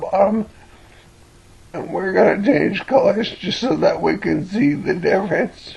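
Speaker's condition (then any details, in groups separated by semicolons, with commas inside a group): Cerebellar ataxia from brain tumour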